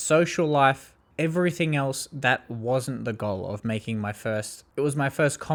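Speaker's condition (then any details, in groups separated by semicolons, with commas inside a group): No condition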